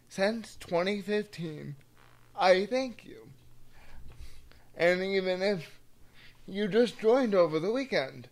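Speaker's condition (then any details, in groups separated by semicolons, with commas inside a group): Cerebral palsy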